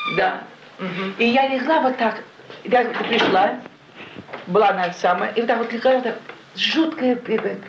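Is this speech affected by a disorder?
Yes: sensory aphasia after stroke; left middle cerebral artery stroke after blood pressure spike on background of high blood pressure; does not understand speech addressed to her; estrangement of word meanings.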